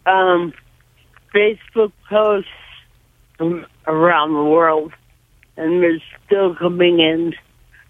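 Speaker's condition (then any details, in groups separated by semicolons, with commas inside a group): Cerebral palsy; severe cerebral palsy from birth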